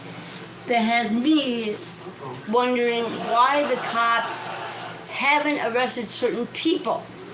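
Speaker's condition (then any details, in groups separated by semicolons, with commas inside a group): Cerebral palsy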